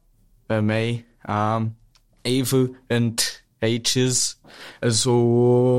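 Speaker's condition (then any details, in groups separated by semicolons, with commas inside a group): Stutter; stutter since childhood, smooth speech therapy at Box Hill Speech Pathology Clinic from age 14 or 15, two years; prolonged sounds, blocks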